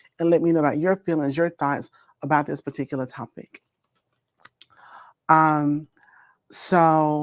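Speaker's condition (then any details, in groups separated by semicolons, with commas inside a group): No condition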